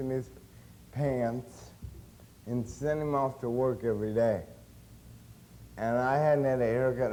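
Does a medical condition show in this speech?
Yes: cerebral palsy; since birth.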